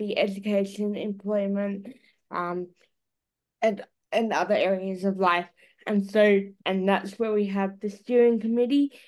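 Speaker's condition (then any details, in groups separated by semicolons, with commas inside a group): Cerebral palsy; eye-controlled speech-generating device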